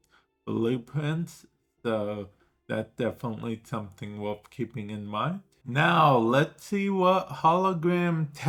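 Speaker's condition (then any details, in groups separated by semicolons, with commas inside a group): Cerebral palsy; affects speech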